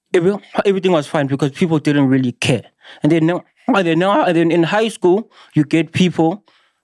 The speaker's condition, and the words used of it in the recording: Stuttering. And then, the other thing I've noticed, my M's are bad.